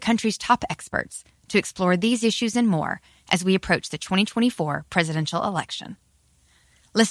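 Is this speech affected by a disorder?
No.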